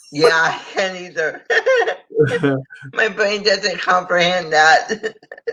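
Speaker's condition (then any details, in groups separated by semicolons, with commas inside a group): Cerebral palsy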